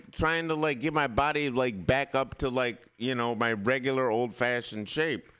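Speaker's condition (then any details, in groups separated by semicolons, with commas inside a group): No condition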